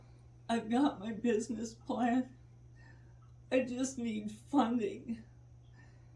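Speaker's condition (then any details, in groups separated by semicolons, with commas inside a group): Multiple sclerosis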